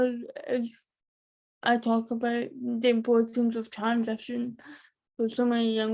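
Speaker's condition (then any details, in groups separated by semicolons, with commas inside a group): Cerebral palsy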